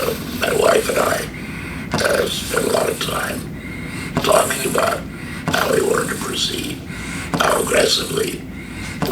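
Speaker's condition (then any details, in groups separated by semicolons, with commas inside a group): Laryngectomy; laryngectomy for pharyngeal cancer, failed radiation, flap reconstruction, voice valve; about one year since diagnosis; voice valve speech, initially unable to speak or swallow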